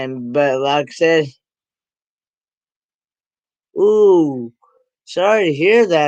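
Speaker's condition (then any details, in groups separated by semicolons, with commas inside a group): Cerebral palsy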